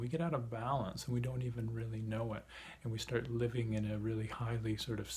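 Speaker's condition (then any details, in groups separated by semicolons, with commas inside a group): No condition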